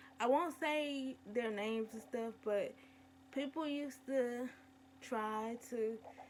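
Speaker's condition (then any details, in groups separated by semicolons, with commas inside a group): Cerebral palsy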